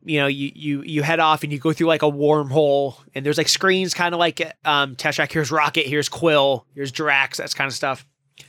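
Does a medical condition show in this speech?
No.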